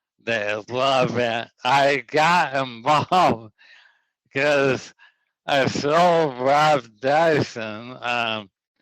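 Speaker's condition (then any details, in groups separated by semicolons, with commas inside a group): ALS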